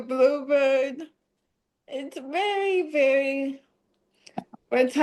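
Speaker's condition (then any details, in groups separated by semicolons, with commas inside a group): ALS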